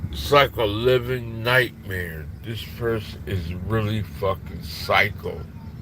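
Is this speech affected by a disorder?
Yes: slurred speech.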